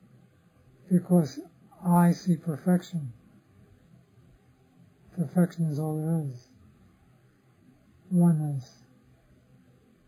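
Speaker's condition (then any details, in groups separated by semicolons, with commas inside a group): Parkinson's disease; others offer remedies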